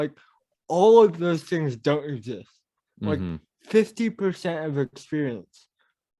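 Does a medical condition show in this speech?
Yes: cerebral palsy; mild speech impediment.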